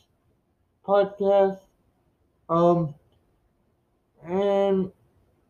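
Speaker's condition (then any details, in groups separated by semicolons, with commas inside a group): Cerebral palsy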